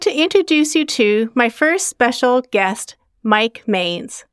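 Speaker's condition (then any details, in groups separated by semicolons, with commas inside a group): No condition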